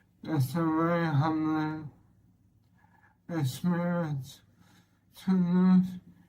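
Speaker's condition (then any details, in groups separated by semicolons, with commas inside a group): ALS; throat muscles affected; voice-change onset, diagnosed a year later, eye-tracking communication, progressing; weak labored slurred voice, breathless in long talks, swallowing at risk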